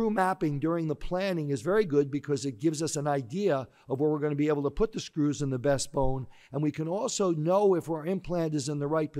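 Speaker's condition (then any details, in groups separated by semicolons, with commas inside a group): No condition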